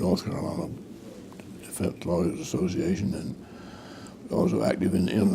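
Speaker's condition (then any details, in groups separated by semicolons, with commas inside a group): Parkinson's disease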